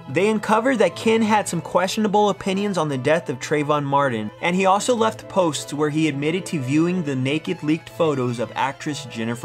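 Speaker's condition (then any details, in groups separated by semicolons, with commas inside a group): No condition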